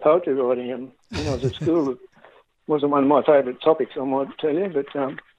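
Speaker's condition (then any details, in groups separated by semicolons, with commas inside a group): Parkinson's disease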